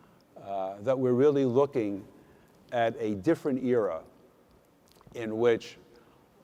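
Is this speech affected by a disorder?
No.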